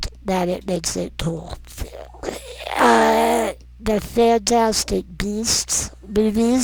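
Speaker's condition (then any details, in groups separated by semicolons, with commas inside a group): Non-progressive muscular dystrophy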